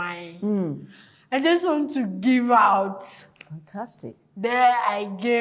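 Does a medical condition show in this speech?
Yes: cerebral palsy; from birth.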